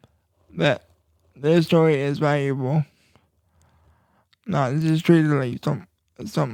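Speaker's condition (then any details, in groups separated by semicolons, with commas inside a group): Cerebral palsy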